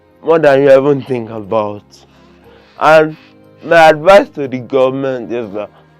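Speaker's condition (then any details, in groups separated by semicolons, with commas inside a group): Cerebral palsy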